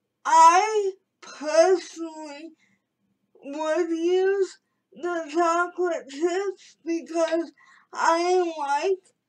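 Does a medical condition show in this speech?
Yes: cerebral palsy.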